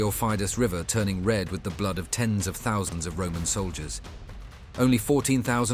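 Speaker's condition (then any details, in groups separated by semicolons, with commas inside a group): No condition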